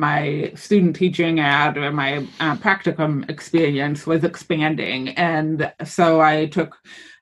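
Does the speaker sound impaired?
Yes: hearing loss with cochlear implant; cochlear implant left ear.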